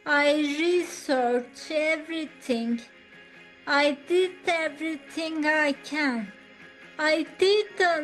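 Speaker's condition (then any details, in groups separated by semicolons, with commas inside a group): Acquired ataxia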